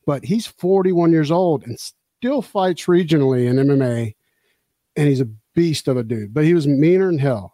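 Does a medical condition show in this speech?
No.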